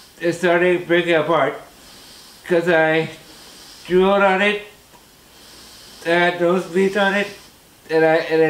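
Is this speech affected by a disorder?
Yes: muscular dystrophy, Duchenne.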